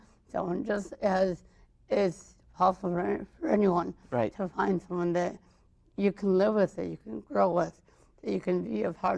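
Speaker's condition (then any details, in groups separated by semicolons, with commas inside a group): Cerebral palsy, mild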